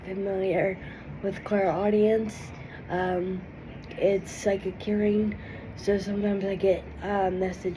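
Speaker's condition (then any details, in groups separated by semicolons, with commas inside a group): Cerebral palsy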